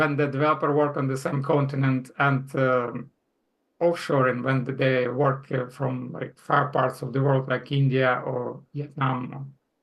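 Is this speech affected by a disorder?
No.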